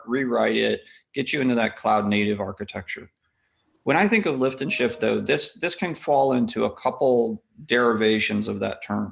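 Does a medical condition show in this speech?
No.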